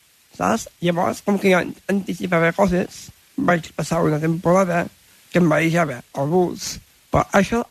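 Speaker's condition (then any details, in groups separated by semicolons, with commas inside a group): Down syndrome; very talkative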